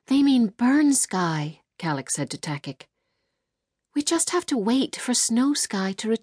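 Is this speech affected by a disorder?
No.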